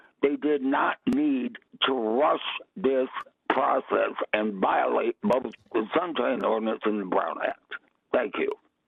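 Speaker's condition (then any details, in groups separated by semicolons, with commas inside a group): Vocal cord cancer; difficulty speaking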